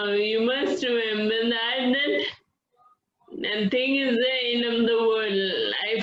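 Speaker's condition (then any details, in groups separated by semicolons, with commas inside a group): Friedreich's ataxia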